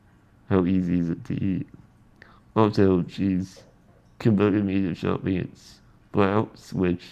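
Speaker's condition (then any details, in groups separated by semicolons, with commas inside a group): Spinal muscular atrophy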